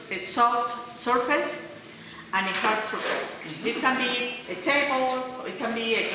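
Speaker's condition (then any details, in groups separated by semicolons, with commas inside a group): No condition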